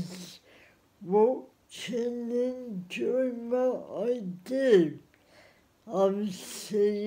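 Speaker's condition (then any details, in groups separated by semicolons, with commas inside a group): Cerebral palsy; spastic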